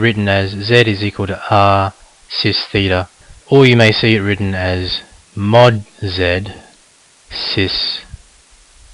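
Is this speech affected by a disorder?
No.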